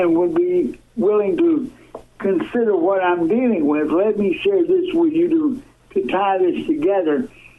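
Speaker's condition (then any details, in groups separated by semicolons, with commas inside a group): Cerebral palsy, severe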